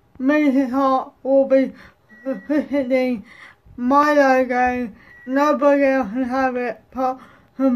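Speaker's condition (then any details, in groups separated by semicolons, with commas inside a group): Cerebral palsy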